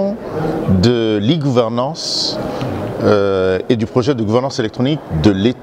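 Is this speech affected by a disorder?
No.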